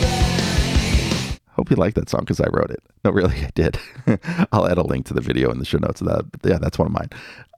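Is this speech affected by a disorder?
No.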